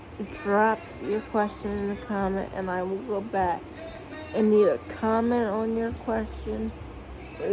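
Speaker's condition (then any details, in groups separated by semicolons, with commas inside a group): Cerebral palsy; sounds out of breath after therapy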